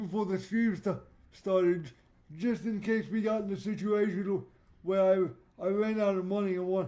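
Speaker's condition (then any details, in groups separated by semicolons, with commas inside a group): Cerebral palsy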